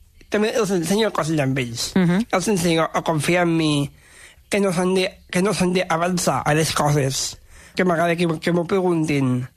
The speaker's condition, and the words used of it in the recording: Down syndrome. Que jo no tinc per què expressar-me de la mateixa manera que els altres.